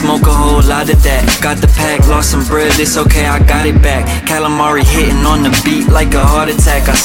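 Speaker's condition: No condition

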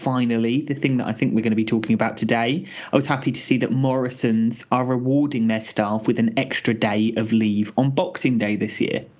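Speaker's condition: No condition

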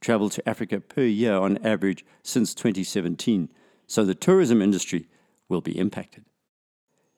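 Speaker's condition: No condition

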